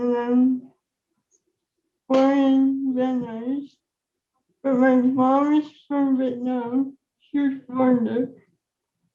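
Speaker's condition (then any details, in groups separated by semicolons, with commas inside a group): Cerebral palsy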